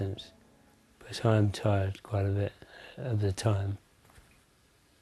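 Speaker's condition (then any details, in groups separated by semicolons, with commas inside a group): Parkinson's disease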